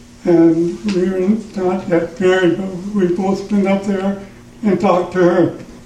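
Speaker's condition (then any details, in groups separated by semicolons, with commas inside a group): Parkinson's; trouble in the throat when speaking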